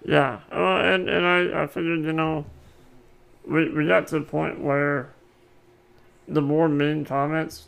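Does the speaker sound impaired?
Yes: muscular dystrophy.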